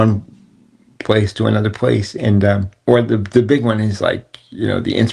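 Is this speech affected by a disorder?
Yes: cerebral palsy; wheelchair user.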